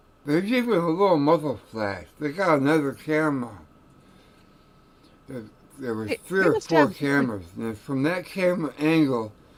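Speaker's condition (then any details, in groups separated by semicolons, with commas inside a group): Tongue cancer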